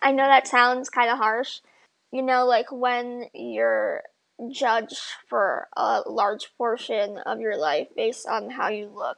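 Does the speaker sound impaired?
Yes: bilateral cleft lip and palate; from birth, very wide cleft of lip, nose and palate, quite a few repair surgeries.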